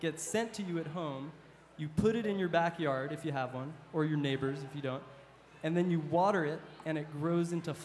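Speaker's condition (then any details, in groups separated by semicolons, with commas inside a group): No condition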